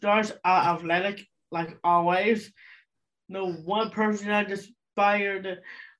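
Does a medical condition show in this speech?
Yes: Down syndrome; adult of 25.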